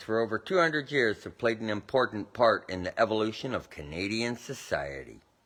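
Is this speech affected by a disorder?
No.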